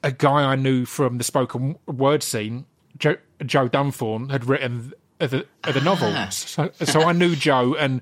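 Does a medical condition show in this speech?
Yes: stammer; stutter, unnoticed during rapping and spoken word years, noticed with radio show and podcast, works with STAMMA; drills lines, plans breathing to avoid stammering when acting, extra subconscious work, over-drilling sounds robotic; here repeated sounds, repeated words.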